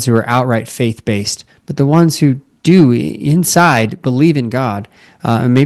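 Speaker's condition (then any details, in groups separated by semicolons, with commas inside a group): No condition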